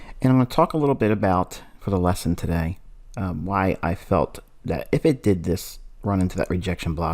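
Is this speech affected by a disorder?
No.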